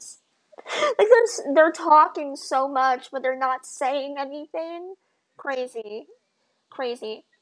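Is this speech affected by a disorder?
Yes: bilateral cleft lip and palate; quite a few repair surgeries.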